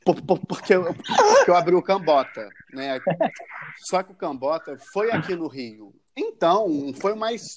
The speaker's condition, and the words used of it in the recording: Stuttering. É, quanto menos tempo eu tenho, mais eu gaguejo.